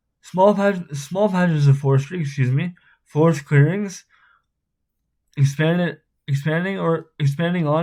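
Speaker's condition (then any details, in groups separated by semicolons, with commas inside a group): Spastic cerebral palsy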